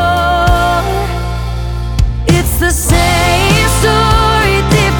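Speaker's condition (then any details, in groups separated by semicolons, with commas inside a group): No condition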